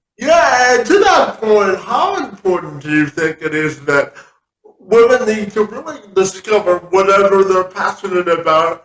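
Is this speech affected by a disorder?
Yes: cerebral palsy; spastic quadriplegic.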